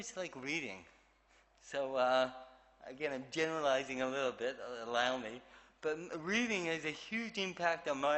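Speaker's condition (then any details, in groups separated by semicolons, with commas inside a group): Cerebral palsy; affects movement and speech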